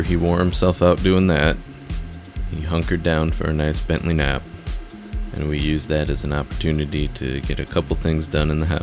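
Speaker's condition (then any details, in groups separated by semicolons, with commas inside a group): No condition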